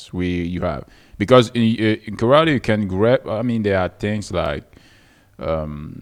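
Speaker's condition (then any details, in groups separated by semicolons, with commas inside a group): No condition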